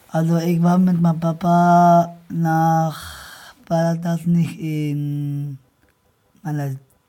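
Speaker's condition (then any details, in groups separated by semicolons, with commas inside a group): Down syndrome; born five weeks early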